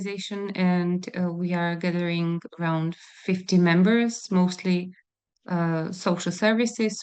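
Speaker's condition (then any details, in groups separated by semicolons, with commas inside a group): No condition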